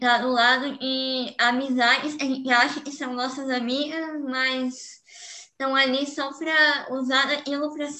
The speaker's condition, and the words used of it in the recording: Cleft palate. E claro que a minha voz ainda tem muito para melhorar, mas eu vejo que se não fosse a